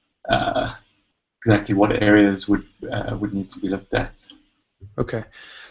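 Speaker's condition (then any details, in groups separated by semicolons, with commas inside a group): No condition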